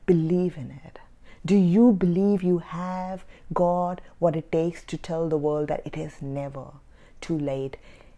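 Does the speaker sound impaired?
No.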